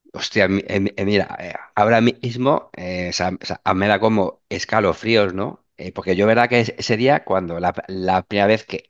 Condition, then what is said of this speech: Stuttering. A lo mejor si tartamudeo más de lo normal, yo me río, me paro, joder, pues vaya día que llevo hoy, ¿no?